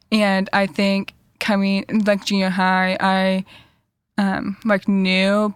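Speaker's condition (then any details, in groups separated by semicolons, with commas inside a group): Deafness; hearing loss found second grade, had passed tests via cues, hearing aids third grade, cochlear implants; coaches wear audiologist-suggested transmitter streaming directly to cochlear implants, overpowers other voices, teammates hard to hear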